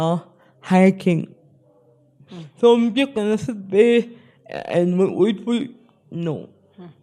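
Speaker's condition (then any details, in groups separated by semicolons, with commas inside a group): Spastic cerebral palsy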